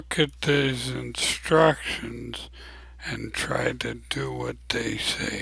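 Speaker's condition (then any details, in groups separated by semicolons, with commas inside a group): ALS; abnormally slow voice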